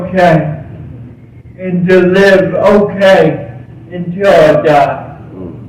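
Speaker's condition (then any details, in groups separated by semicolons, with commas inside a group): Cerebral palsy; present from birth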